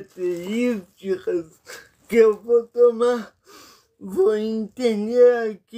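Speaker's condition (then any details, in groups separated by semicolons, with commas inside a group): Paralysis; speech impairment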